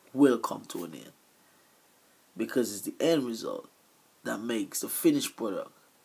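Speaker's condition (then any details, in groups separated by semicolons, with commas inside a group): No condition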